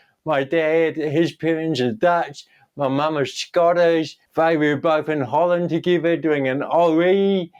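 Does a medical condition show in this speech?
Yes: cerebral palsy.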